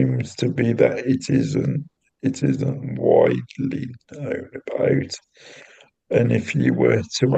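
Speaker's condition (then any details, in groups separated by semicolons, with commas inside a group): Cerebral palsy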